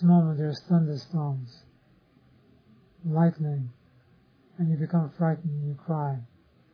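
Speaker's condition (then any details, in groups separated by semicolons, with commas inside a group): Parkinson's disease; others offer remedies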